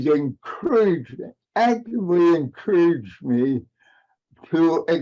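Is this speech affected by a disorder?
Yes: cerebral palsy; aging adult, past 40.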